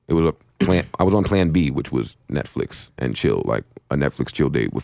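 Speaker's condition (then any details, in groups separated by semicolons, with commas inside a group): No condition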